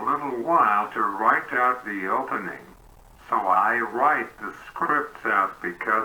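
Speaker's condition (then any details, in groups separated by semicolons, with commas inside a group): Cerebral palsy; quadriplegic, prenatal onset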